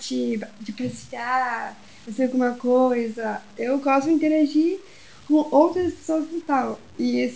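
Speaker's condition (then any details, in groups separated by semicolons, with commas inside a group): Down syndrome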